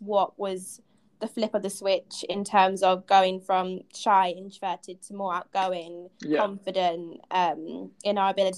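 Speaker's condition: No condition

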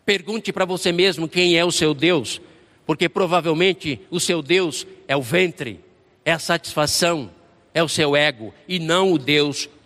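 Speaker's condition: No condition

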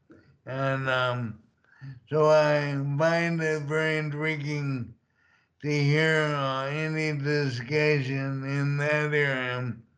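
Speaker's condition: ALS; slow progressor, diagnosed 6 years ago; bulbar involvement, records speech weekly for Everything ALS program in U.S., in speech studies; bulbar effects on speech

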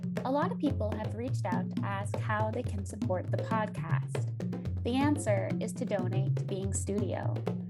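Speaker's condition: No condition

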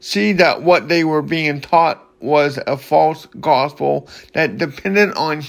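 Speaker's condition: Cerebral palsy

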